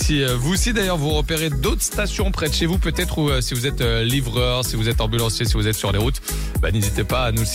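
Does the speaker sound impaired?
No.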